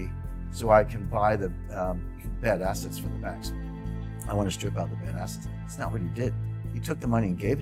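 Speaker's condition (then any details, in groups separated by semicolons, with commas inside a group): No condition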